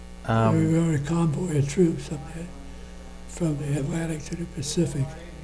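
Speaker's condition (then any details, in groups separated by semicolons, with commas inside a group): Parkinson's disease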